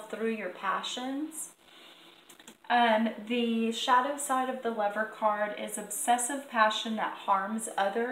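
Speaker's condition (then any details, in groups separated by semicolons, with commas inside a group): No condition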